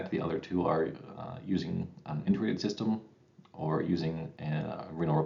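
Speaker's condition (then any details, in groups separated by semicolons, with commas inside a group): No condition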